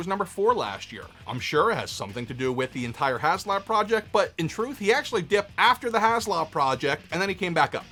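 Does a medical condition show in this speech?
No.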